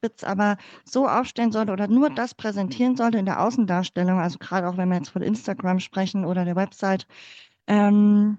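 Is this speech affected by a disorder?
Yes: cleft palate; congenital.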